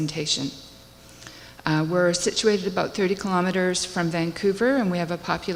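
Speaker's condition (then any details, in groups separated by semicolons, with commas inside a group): No condition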